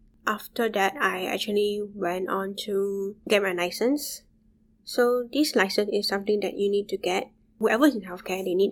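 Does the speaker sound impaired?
Yes: bilateral sensorineural hearing loss; moderate to severe from about age 4, left profound since young, right worsened about 3 years ago; right severe with hearing aid, left profound with cochlear implant, fluctuating hearing; intense speech therapy.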